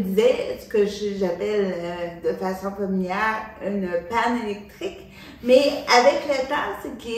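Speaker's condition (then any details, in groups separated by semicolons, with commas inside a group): Cerebral palsy; from birth, uses wheelchair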